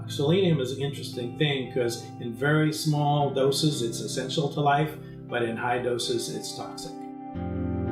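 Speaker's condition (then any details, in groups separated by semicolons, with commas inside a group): No condition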